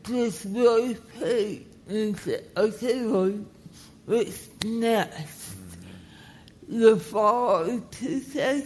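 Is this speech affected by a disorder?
Yes: cerebral palsy; cerebral palsy from lack of oxygen to brain at birth.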